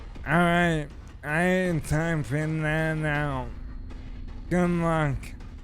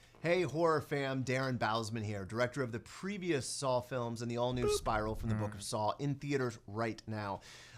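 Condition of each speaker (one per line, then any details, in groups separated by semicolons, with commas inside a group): ALS
No condition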